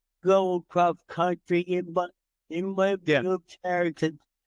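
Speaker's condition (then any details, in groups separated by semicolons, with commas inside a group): Cerebral palsy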